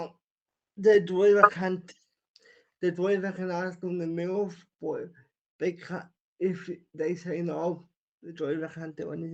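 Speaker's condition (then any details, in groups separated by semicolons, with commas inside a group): Cerebral palsy; wheelchair user since childhood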